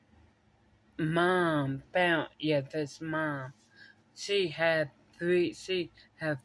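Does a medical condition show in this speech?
Yes: mild cerebral palsy.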